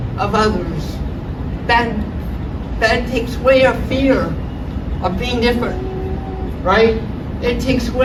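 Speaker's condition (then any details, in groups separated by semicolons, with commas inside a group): Cerebral palsy; with hearing loss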